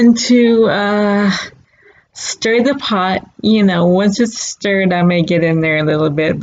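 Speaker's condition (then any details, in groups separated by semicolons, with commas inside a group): Cerebral palsy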